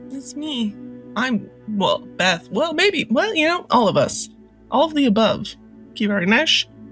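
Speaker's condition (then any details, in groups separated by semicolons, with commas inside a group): No condition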